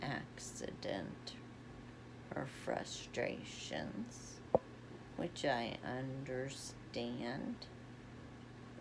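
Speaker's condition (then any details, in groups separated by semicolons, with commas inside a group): Essential tremor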